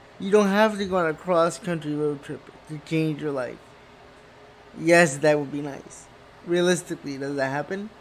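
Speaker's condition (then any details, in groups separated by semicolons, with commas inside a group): Cerebral palsy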